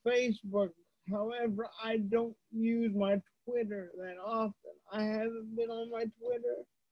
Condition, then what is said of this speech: Cerebral palsy. Because with our cerebral palsy, our voice is erratic.